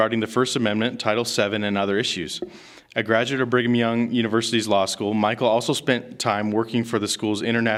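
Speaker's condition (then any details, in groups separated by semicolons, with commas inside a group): No condition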